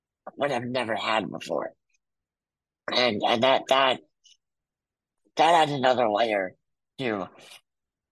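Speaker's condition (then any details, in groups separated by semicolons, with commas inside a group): Muscular dystrophy; congenital, wheelchair user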